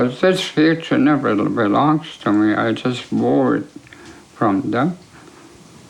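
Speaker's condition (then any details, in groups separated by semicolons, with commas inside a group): ALS; affects swallowing and speech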